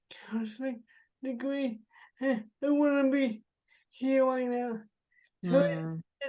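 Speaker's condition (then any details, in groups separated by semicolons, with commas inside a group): Cerebral palsy; spasticity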